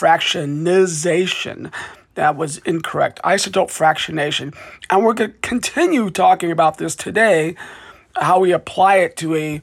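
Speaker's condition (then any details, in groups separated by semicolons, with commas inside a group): No condition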